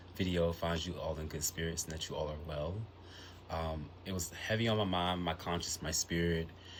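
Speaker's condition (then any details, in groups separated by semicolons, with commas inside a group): No condition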